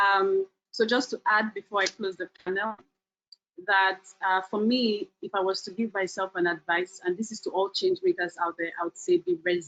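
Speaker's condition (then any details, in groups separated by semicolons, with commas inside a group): No condition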